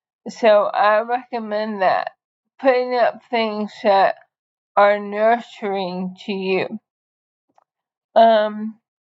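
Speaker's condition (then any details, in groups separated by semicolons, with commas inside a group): ALS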